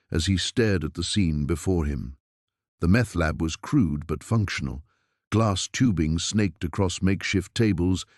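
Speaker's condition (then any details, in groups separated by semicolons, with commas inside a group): No condition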